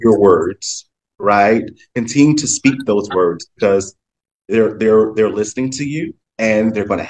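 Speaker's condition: No condition

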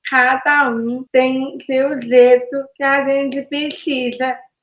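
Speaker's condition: Down syndrome; co-occurring autism; slight diction difficulty, some difficulty speaking, cognitive difficulty, needs simple direct words, speaking not easy

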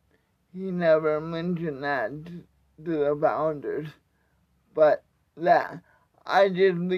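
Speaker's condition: Cerebral palsy; aphasia

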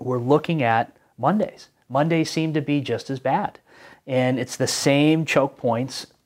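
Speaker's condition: No condition

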